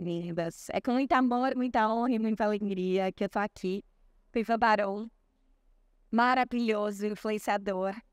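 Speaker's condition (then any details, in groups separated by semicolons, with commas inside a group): No condition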